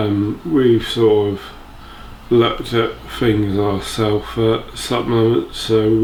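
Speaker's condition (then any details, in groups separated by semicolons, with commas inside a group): Motor neurone disease; affects speech and walking; speech deteriorated since diagnosis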